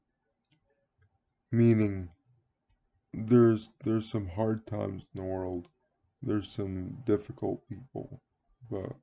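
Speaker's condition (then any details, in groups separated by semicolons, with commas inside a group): Cerebral palsy; speaks relatively well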